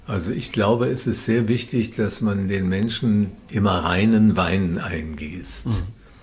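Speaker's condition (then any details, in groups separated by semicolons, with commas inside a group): Parkinson's disease; diagnosed by a psychiatrist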